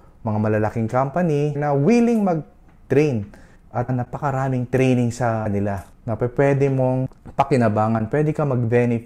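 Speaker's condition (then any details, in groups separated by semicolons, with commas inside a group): No condition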